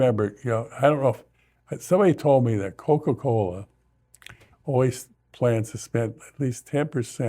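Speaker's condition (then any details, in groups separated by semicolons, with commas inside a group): No condition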